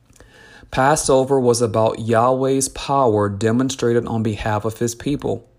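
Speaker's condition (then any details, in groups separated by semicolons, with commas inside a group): No condition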